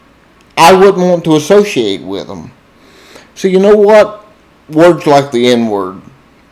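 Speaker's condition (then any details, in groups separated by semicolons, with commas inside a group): Cerebral palsy, spastic diplegia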